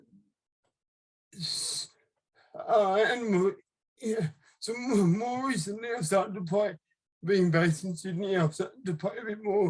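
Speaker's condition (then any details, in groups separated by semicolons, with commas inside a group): Cerebral palsy; left-sided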